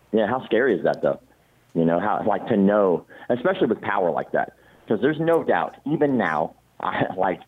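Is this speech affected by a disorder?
Yes: cleft palate; congenital.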